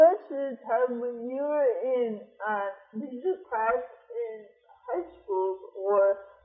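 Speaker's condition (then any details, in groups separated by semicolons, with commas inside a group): Cerebral palsy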